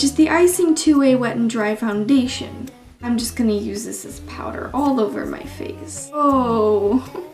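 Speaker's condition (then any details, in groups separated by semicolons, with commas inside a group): No condition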